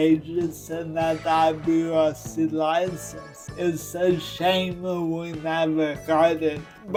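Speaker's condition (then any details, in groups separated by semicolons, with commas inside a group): Cerebral palsy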